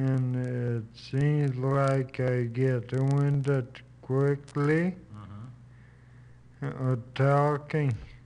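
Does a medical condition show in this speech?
Yes: flaccid dysarthria; lower motor neuron lesion; slow speech.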